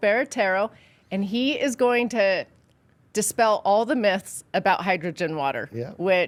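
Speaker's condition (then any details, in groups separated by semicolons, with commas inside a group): No condition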